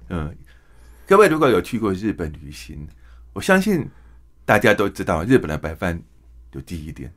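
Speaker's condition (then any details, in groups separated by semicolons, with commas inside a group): Hearing impairment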